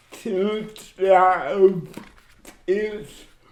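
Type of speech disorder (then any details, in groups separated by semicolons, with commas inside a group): Slurred speech; cerebral palsy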